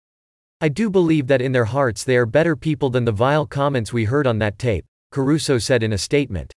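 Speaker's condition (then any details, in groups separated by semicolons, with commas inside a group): No condition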